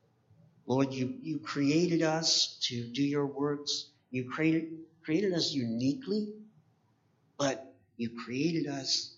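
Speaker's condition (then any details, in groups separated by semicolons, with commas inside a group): Cleft palate; congenital cleft palate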